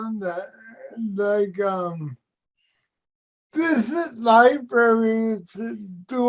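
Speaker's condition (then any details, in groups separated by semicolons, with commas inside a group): Cerebral palsy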